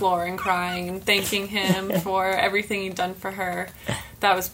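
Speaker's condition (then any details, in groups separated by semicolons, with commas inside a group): No condition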